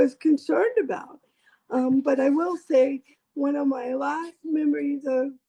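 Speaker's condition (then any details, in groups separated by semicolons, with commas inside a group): Cerebral palsy; lifelong, childhood surgeries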